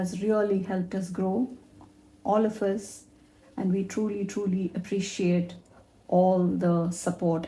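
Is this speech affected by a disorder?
No.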